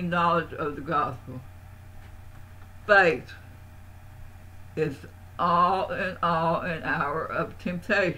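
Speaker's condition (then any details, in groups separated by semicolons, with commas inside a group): Parkinson's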